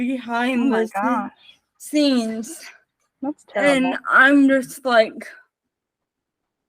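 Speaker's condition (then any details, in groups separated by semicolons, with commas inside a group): Spastic cerebral palsy, mixed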